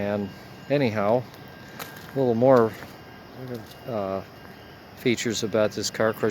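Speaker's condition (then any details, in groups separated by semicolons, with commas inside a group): No condition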